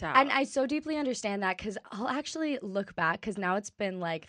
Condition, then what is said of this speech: No condition.